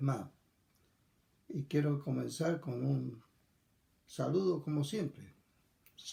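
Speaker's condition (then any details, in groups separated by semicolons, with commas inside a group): No condition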